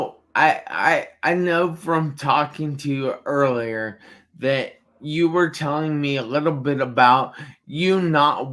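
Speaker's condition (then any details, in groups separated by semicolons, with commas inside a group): Traumatic brain injury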